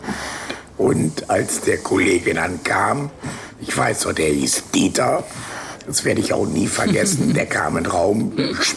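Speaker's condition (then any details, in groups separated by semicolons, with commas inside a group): Laryngectomy after laryngeal cancer, voice prosthesis (tracheoesophageal); presses tracheostoma shut, air redirected to pharynx, pharyngeal segment vibrates like vocal folds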